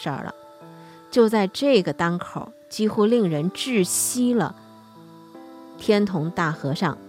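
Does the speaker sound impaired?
No.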